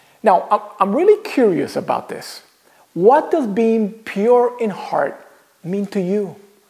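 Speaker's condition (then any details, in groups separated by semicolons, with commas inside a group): No condition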